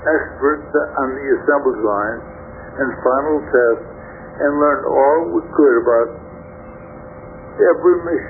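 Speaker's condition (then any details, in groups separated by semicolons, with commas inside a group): Stroke affecting throat muscles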